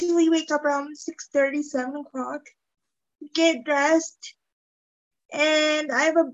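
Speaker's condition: Cerebral palsy; diagnosed at age one, told would never walk; walks up to 10,000 steps daily, cycles half marathon races, 20-km Life Without Limits challenge

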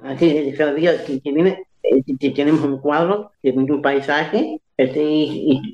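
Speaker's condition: Down syndrome; age 64

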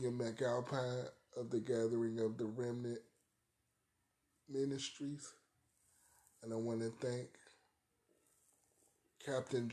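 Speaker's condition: Cerebral palsy; arthritis

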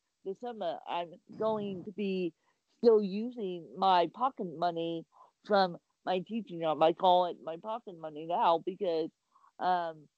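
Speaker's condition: Ataxic spastic cerebral palsy; physical disability

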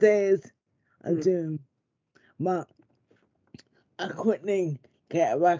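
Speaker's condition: Motor neurone disease; speech sounds different, listeners mistake it for stroke, relatives abroad tell her not to speak

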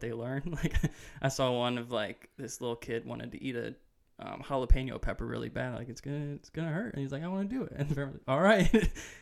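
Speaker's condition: No condition

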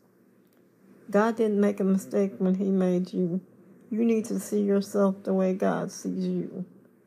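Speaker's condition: Cerebral palsy; osteoporosis

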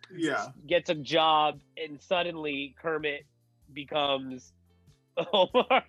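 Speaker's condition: No condition

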